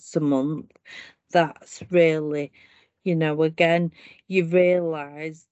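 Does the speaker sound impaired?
Yes: primary lateral sclerosis; leg tightness, foot catching, then upper limbs, writing, speech; first diagnosed hereditary spastic paraplegia, later changed; about eight years since symptom onset, slow degenerative form, walking aided; speech affected, noticed about 12 months before others noticed.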